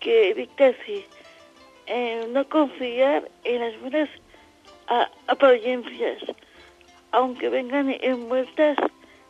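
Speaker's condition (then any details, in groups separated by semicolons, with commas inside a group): Cerebral palsy; infantile onset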